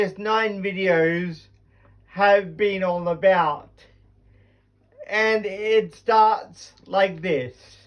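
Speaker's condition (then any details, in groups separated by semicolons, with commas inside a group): Cerebral palsy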